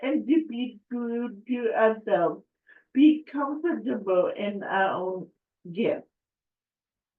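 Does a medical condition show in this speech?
Yes: cerebral palsy; affects speech.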